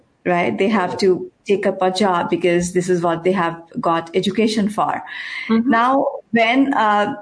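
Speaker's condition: No condition

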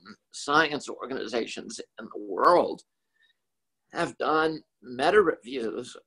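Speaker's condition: Spasmodic dysphonia; not due to flu

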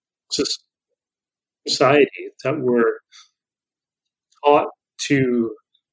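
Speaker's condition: Stuttering; lifelong, persisting into adulthood, long kept unspoken, now openly accepted; still stutters; repeated sounds, blocks

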